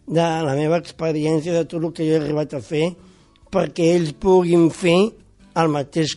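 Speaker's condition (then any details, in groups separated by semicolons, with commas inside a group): Down syndrome; congenital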